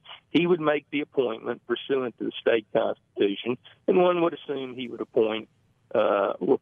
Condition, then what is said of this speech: No condition.